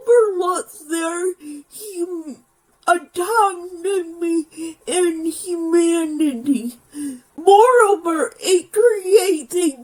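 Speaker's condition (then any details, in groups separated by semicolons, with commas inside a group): Physical speech impairment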